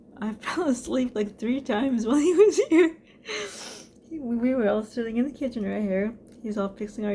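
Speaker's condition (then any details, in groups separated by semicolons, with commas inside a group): Cerebral palsy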